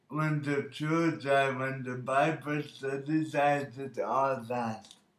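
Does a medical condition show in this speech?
Yes: birth oxygen deprivation brain injury; damaged speech and fine motor areas.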